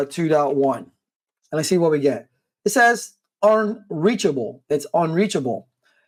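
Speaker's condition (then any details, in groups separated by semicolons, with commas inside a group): No condition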